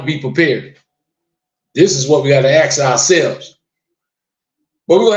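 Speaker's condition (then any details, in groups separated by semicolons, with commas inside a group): No condition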